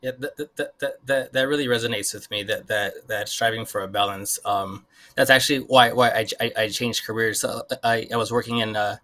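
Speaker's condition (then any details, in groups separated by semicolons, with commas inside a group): Stutter; stutter since childhood, never addressed as stuttering, talked a lot and fast, constantly told to slow down; word repetitions, gets stuck on words, blocks at sentence start, stutters in Spanish too; repeated sounds, repeated words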